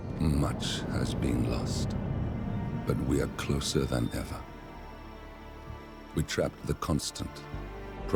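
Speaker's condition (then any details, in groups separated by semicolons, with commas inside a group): No condition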